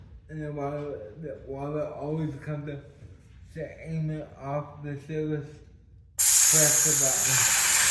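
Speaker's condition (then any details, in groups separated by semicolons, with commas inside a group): Cerebral palsy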